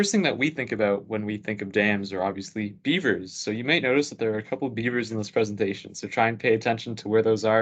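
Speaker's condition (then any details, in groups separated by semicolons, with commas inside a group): No condition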